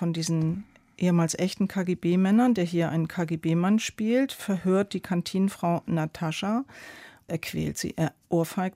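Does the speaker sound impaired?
No.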